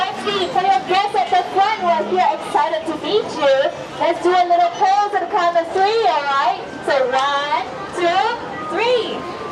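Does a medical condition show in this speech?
No.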